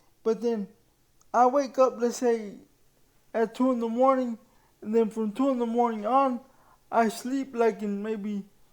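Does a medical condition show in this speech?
Yes: cerebral palsy.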